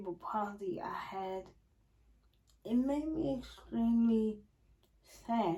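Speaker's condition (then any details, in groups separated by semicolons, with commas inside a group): Spastic quadriplegic cerebral palsy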